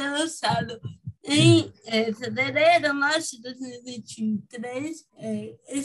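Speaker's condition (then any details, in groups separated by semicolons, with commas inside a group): Cerebral palsy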